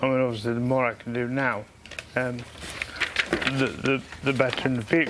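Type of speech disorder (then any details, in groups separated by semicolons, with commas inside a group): Slurred speech; motor neurone disease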